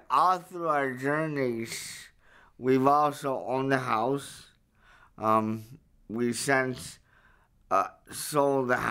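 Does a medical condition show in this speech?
Yes: cerebral palsy; verbal, able to speak up.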